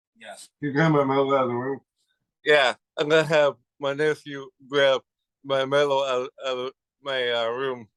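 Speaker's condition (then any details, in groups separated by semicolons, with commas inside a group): Cerebral palsy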